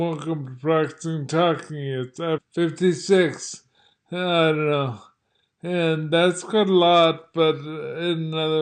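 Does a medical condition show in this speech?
Yes: multiple sclerosis.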